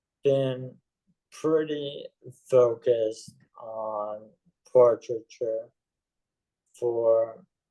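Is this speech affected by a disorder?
Yes: ALS.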